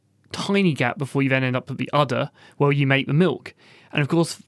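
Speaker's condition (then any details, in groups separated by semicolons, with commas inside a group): No condition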